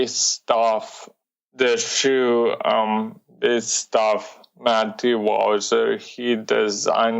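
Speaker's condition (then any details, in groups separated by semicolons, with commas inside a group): Cerebral palsy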